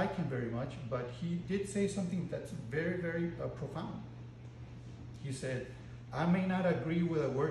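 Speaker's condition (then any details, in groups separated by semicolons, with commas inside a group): No condition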